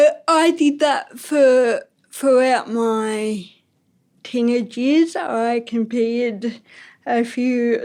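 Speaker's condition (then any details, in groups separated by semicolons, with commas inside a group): Ataxic cerebral palsy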